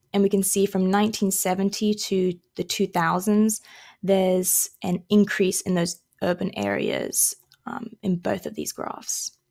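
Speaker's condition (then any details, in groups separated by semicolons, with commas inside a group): No condition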